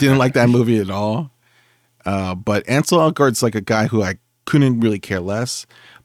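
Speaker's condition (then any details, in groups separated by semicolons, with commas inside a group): No condition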